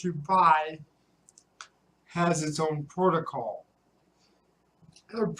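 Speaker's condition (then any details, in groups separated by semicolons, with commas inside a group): Cerebral palsy; from birth, cannot type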